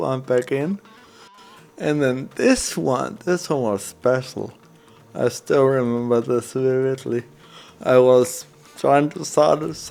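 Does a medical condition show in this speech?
Yes: cerebral palsy.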